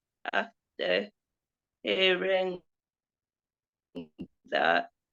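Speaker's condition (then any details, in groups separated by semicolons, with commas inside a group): Cerebral palsy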